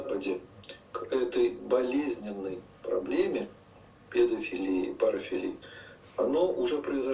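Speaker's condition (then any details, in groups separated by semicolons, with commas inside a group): No condition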